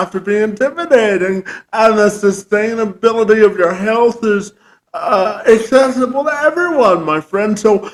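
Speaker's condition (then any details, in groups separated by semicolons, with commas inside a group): Cerebral palsy; present from birth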